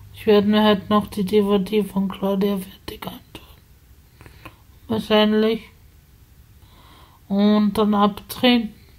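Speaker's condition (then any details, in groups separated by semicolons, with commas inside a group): Spasticity from birth; multiple sclerosis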